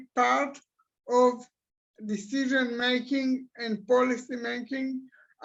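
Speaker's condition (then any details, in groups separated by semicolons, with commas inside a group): Cerebral palsy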